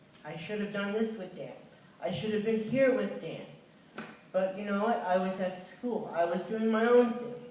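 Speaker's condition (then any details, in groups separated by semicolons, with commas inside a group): Cerebral palsy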